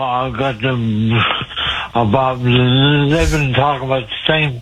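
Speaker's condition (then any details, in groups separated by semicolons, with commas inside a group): Speech impediment; cause unclear, stabbed by girlfriend and hit on head with ashtray years ago; rapid fire news delivery, excited, asked to get closer to microphone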